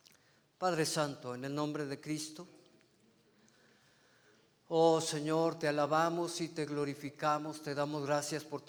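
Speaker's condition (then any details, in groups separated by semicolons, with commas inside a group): No condition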